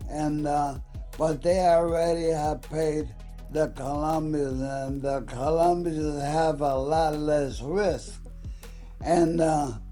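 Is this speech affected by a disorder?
Yes: ALS.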